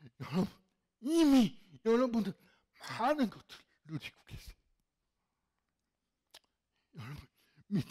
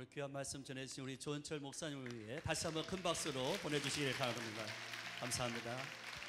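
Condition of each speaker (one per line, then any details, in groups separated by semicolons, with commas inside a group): Cerebral palsy; diagnosed around age one, fairly severe in childhood; speech disability, speaks very slowly, hard to follow
No condition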